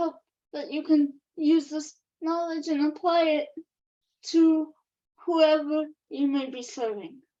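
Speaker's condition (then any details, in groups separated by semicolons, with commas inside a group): Cerebral palsy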